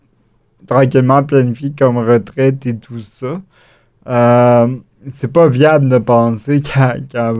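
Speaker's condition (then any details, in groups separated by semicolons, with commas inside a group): Cerebral palsy; acquired, wheelchair user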